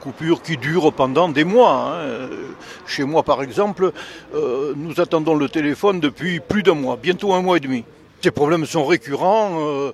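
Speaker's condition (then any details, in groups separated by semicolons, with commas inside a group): No condition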